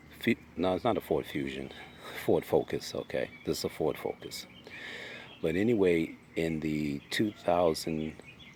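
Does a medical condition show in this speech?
No.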